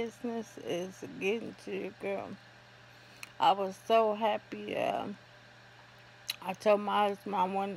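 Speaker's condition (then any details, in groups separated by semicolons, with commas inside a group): ALS; affects hands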